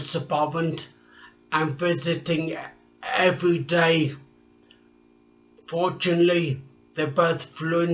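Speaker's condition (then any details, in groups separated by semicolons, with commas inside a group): Traumatic brain injury; speech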